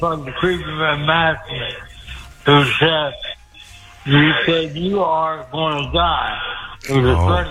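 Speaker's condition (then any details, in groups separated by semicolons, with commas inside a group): Speech impediment; deaf in left ear; calling on speakerphone in echoing laundry place because of left-ear deafness; hard to understand, worse over speakerphone with echo and delayed show behind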